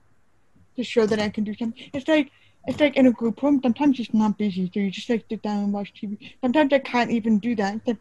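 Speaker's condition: Deaf / hard of hearing, congenital

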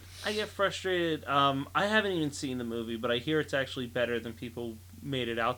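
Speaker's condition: No condition

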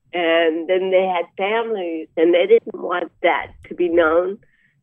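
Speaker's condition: Cerebral palsy; about 63 years old

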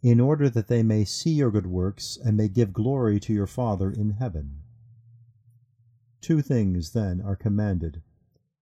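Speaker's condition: No condition

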